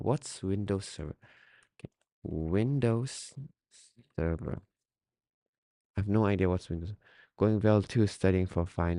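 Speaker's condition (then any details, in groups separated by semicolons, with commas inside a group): No condition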